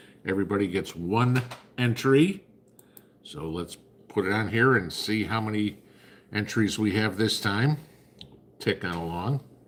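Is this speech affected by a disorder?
No.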